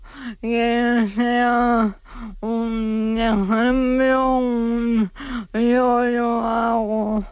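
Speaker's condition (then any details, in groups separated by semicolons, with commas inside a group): ALS; diagnosed at about age 35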